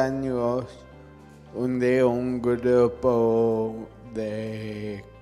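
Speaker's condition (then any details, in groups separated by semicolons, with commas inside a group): Cerebral palsy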